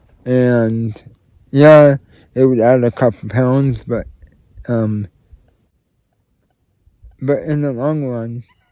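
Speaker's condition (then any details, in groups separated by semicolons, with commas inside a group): Cerebral palsy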